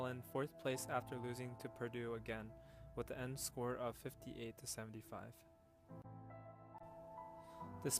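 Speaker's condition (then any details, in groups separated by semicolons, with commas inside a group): No condition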